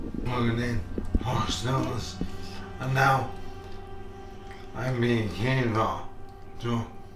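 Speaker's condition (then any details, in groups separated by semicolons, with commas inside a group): Motor neurone disease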